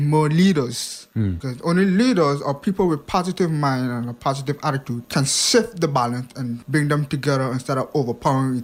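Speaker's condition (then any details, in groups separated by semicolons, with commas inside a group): Hearing impairment; hearing not too great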